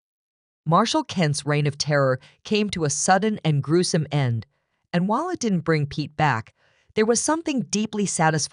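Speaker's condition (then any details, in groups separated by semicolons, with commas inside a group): No condition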